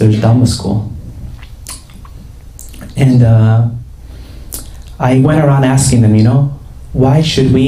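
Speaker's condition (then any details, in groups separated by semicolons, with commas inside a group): No condition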